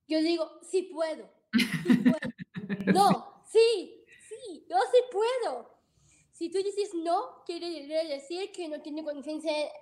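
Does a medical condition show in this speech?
Yes: Down syndrome; present from birth, heart surgery.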